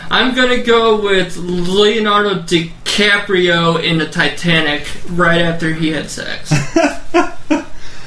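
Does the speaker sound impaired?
Yes: stutter; stutter since birth; occasional stuttering, not noticed by co-hosts; here prolonged sounds.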